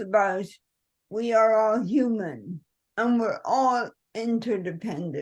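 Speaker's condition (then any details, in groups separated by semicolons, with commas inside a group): Cerebral palsy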